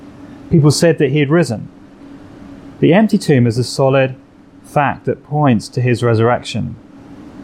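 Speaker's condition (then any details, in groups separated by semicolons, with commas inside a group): No condition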